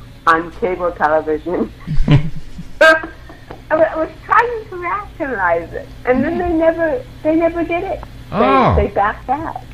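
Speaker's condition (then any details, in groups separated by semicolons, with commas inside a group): Cerebral palsy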